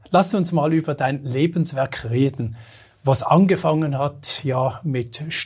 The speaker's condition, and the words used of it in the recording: None; typical speech.